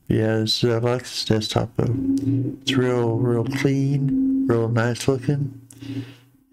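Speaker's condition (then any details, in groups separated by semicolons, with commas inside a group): Parkinson's disease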